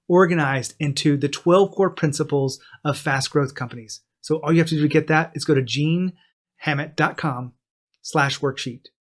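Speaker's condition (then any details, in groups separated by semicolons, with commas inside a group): No condition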